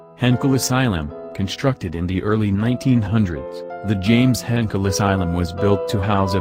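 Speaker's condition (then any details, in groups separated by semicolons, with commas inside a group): No condition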